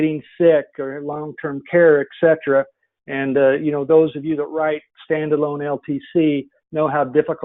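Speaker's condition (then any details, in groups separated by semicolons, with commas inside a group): No condition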